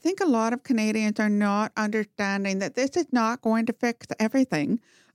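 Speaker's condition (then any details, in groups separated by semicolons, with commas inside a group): Profound hearing loss, congenital, bilateral; did not talk until age four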